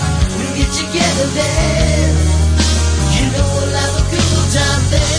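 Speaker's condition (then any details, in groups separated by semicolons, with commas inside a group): No condition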